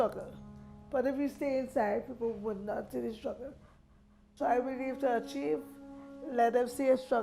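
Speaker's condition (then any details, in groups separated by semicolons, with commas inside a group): Cerebral palsy; lifelong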